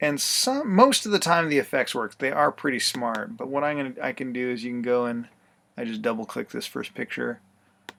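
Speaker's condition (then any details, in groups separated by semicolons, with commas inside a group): No condition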